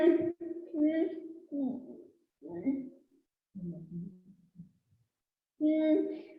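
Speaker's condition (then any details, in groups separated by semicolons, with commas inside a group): Cerebral palsy; since birth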